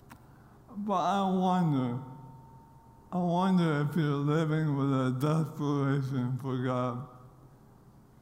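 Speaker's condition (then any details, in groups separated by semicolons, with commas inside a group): ALS; losing ability to speak clearly, voice does not sound as expected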